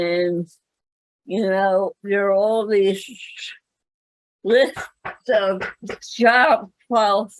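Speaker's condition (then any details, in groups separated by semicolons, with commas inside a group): Cerebral palsy; speaks better than types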